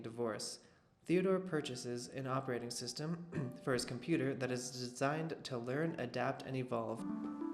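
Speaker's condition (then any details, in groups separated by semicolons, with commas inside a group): No condition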